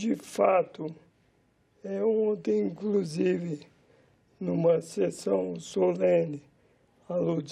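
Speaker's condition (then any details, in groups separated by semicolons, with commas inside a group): Amyotrophic lateral sclerosis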